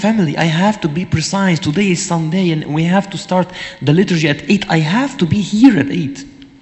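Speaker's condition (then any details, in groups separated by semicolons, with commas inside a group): No condition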